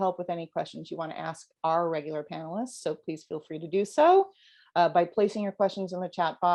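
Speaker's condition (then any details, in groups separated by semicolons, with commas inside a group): No condition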